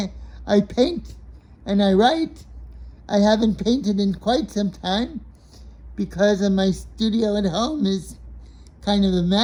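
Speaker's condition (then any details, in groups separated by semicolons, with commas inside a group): Cerebral palsy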